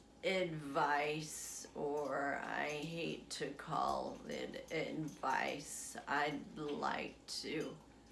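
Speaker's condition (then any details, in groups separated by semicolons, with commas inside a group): Essential tremor; affects legs as well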